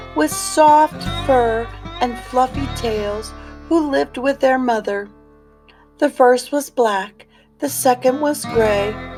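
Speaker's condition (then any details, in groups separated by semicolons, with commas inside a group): No condition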